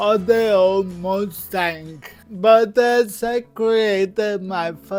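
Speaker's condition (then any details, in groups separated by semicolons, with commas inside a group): Cerebral palsy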